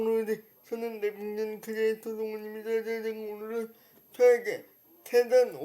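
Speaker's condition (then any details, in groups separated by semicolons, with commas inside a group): Brain lesion disability; since childhood, stair climbing very hard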